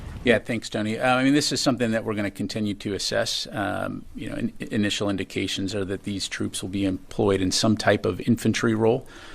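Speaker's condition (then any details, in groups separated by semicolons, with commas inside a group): No condition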